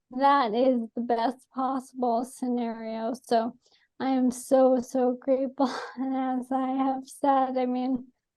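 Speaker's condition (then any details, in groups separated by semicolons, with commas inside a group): ALS; atypical case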